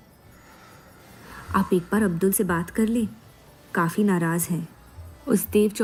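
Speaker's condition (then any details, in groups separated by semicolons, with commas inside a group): No condition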